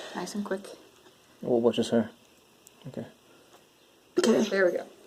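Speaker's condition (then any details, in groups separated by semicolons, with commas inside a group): No condition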